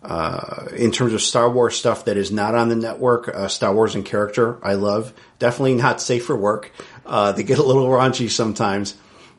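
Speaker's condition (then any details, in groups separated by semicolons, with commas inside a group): No condition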